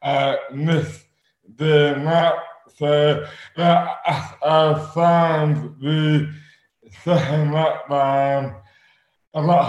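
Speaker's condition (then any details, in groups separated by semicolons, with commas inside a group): Dystonia; sudden overnight adult onset, affects speech and arms, suspected congenital jaw defect plus rugby hits, damaged TMJ; 12 years since onset, progressed, hands partly lost and curled inwards, Botox injections, diagnosed by London neurologist; incredibly slurred, dramatically impaired, worse at onset with eating difficulty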